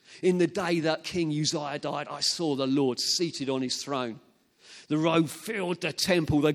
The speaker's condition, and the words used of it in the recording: No condition.